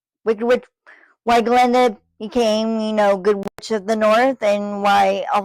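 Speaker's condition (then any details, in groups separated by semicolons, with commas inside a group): Cerebral palsy, spastic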